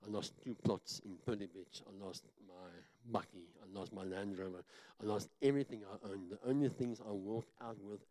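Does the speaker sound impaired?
Yes: cleft palate; talks funny, self-described.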